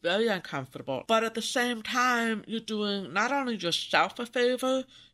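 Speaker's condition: Profound deafness; congenital, maternal rubella (German measles) in 1964 outbreak, about 30% hearing left ear, 40% right, tone deafness; interview over special high-tech phone equipment, colleague writes notes in meetings; pulled out of class weekly for speech therapy in school

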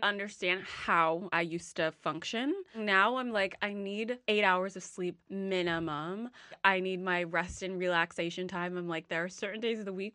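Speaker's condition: No condition

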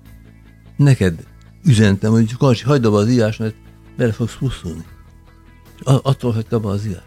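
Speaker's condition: Parkinson's disease

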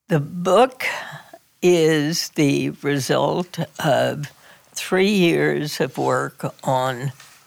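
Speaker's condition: Spasmodic dysphonia; made at Johns Hopkins by neurologist and otolaryngologist

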